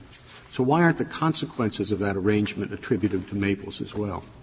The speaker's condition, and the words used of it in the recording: No condition.